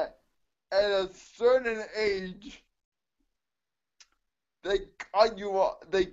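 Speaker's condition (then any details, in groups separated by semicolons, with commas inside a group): Cerebral palsy; mixed quadriplegia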